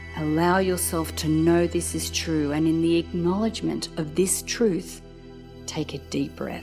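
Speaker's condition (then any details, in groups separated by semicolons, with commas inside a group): No condition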